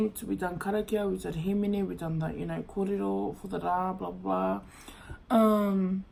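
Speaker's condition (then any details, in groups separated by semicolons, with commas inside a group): No condition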